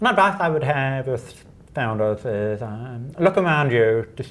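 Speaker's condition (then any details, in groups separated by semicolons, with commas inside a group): Deafness; unable to make phone calls unaided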